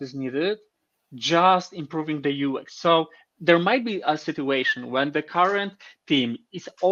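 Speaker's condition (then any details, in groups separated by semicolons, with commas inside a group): No condition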